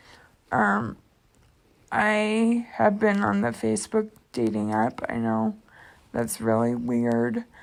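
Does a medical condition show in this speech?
Yes: cerebral palsy.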